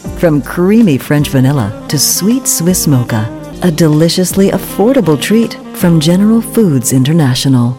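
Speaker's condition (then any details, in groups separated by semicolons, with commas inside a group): No condition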